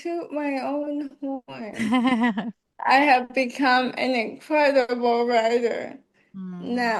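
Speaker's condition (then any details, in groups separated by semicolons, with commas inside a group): ALS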